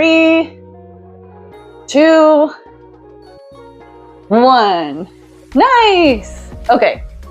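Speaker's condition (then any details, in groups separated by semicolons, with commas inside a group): No condition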